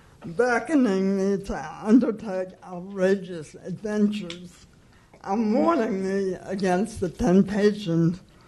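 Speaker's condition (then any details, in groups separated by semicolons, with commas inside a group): Cerebral palsy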